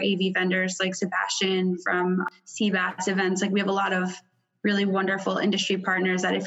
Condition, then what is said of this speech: No condition.